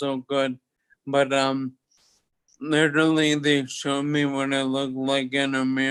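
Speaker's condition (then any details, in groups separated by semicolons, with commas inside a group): Toxic leukoencephalopathy, locked-in syndrome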